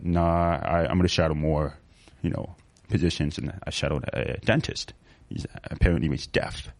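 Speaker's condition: Severe to profound hearing loss; congenital sensorineural

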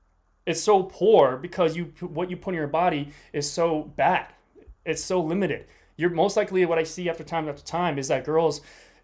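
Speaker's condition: No condition

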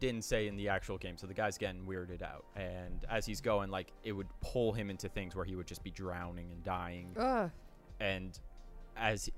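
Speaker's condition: No condition

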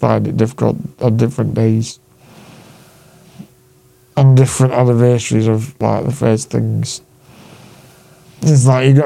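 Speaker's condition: Duchenne muscular dystrophy; night ventilator, past punctured lung on night ventilator, week in hospital, painful breathing in, healed itself

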